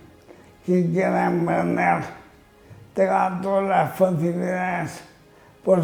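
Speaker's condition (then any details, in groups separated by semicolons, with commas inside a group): Amyotrophic lateral sclerosis (ela)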